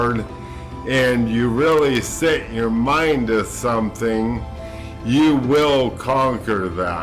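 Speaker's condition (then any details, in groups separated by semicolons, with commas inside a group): ALS; speech changed from previously clear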